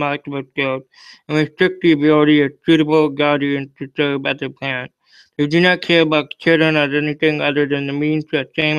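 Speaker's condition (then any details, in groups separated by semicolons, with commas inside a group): Cerebral palsy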